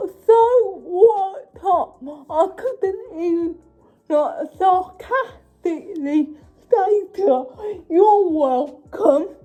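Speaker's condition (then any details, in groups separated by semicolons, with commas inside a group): Cerebral palsy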